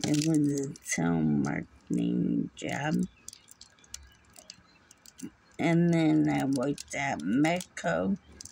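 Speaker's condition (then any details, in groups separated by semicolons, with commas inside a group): Muscular dystrophy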